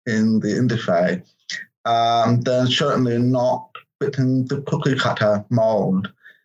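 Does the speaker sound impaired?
Yes: profound deafness; congenital, born deaf.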